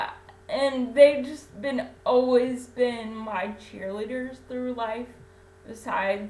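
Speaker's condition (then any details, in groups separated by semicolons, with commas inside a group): Cerebral palsy; infant ventilator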